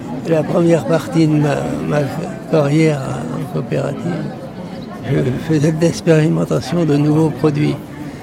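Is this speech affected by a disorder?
Yes: Parkinson's disease; age 73, attributed to occupational pesticide exposure at agricultural cooperative via skin and inhaled gases, recognized occupational disease; bone weakening with loss of all teeth, pronounced curvature problems.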